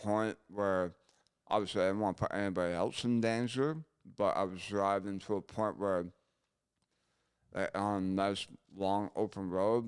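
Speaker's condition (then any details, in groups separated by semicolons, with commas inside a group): Gunshot injury to chin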